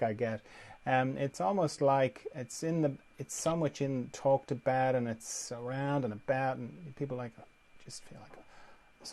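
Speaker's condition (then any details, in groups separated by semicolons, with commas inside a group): No condition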